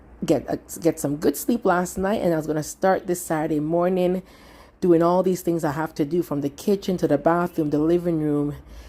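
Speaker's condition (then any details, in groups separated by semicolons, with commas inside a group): No condition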